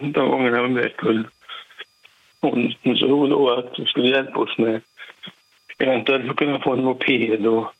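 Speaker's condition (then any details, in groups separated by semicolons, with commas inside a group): Parkinson's; 40-50 tablets daily possibly Parkinson medicines, planned operation in throat; ICU about 2 months ago, half day on oxygen mask, learning to breathe, improving; sometimes hard to speak, difficulty getting voice out properly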